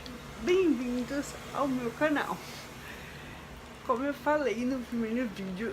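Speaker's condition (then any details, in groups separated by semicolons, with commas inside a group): Cerebral palsy with dystonia; right hemiparesis with dystonia, oxygen lack after birth; muscle relaxants, botulinum toxin, surgery, deep brain stimulation planned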